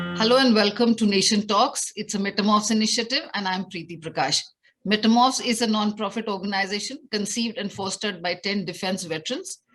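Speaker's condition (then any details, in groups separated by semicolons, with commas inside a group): No condition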